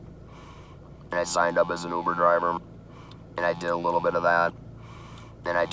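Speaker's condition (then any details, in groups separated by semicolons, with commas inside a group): Laryngectomy after laryngeal cancer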